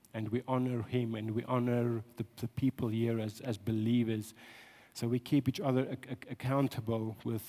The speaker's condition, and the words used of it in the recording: Stuttering. I talk long because I stutter, so I'm legally I can.